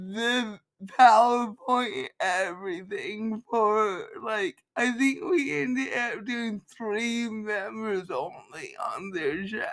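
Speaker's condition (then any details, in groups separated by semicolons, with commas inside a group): Cerebral palsy; from birth, affects walking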